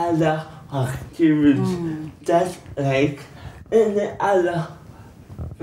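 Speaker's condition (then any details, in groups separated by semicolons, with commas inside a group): Cerebral palsy; mild form, weak neck control in infancy; noisy breathing in childhood, special schooling to learn speech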